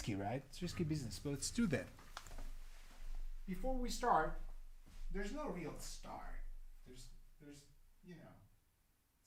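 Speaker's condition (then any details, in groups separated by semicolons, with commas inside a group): No condition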